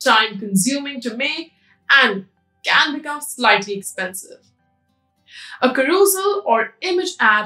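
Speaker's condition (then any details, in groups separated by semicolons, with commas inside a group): No condition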